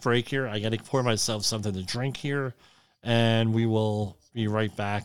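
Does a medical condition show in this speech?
Yes: cleft lip and palate; has tinnitus.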